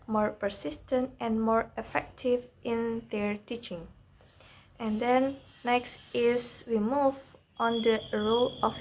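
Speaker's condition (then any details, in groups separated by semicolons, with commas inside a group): No condition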